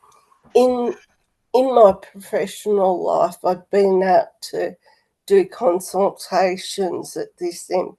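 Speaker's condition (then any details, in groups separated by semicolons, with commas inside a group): Motor neurone disease; PEG feeding tube; terminal, diagnosed four to five months ago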